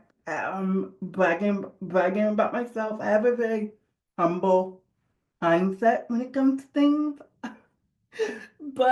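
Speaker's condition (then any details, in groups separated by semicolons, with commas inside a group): Cerebral palsy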